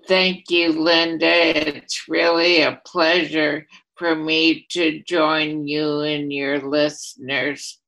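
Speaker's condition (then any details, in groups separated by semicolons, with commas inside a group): ALS, primary lateral sclerosis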